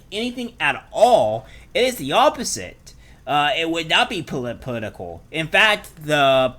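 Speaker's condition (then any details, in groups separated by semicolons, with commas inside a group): No condition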